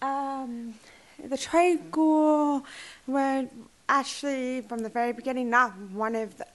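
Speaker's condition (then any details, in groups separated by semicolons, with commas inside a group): Deaf and hard of hearing; since childhood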